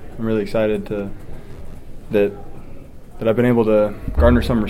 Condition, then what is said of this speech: No condition.